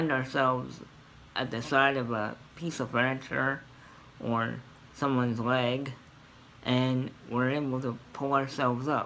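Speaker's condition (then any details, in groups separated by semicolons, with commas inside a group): Cerebral palsy; scoliosis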